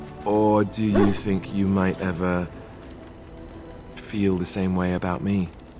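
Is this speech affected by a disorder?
No.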